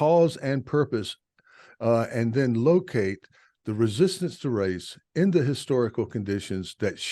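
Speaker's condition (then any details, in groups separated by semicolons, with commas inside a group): No condition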